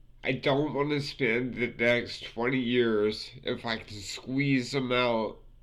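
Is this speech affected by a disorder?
Yes: multiple sclerosis; affects fingers.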